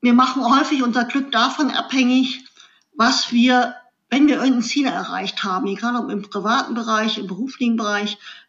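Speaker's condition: Cleft lip and palate; congenital cleft lip

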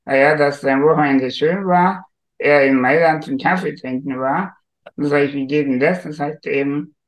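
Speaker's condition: Spinal muscular atrophy, severe; controls technology by fingers

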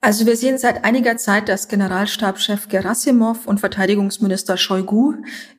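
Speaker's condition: No condition

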